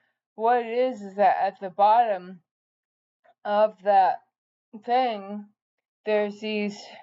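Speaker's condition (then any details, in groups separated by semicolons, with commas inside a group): ALS; expects losing speech, considering eye-gaze device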